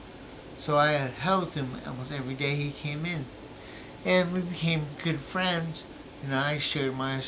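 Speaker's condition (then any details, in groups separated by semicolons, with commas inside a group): Brain injury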